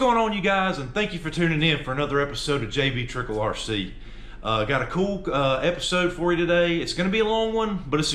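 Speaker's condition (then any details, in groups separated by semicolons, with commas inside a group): No condition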